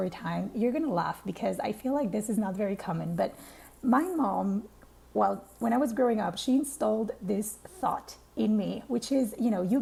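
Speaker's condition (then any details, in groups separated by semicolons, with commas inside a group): No condition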